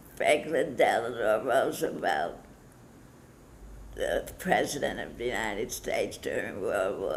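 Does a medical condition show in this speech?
Yes: Parkinson's disease.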